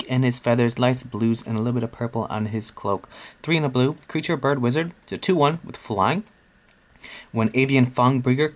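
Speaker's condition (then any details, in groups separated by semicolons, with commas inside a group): No condition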